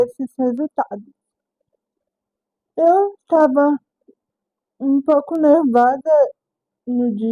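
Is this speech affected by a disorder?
Yes: cerebral palsy.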